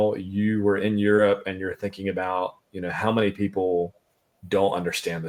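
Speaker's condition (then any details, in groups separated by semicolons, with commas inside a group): No condition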